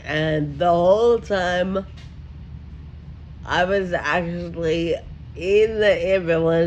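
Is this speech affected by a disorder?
Yes: Friedreich ataxia.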